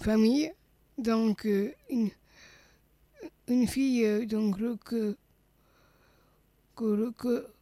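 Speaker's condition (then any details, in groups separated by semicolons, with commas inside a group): Down syndrome (trisomy 21); age 39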